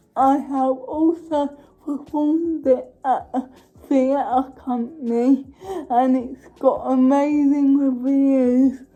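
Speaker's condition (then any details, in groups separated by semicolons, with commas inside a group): Cerebral palsy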